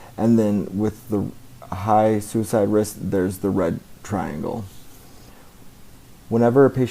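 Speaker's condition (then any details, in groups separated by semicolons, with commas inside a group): No condition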